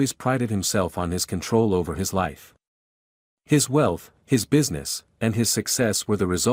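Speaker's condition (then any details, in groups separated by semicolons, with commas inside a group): No condition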